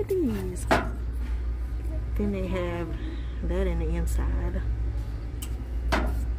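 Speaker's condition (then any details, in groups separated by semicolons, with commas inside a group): No condition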